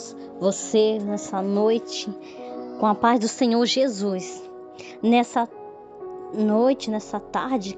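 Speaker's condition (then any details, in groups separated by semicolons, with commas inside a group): No condition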